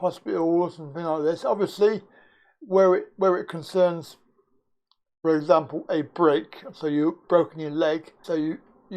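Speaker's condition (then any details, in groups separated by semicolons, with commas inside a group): Cerebral palsy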